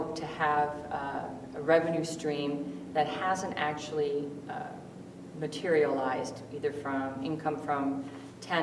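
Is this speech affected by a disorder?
No.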